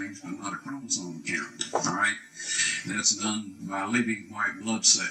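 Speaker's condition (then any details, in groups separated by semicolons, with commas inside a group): No condition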